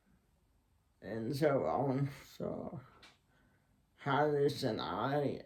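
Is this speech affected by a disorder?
Yes: muscular Parkinson.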